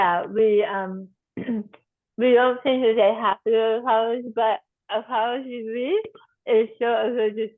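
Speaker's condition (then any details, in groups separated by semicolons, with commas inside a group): Tongue cancer surgery and reconstruction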